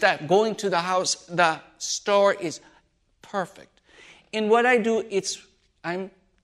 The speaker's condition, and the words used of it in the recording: Aphasia. It's hard to, phasia is hard to memorizing, but it's what I do.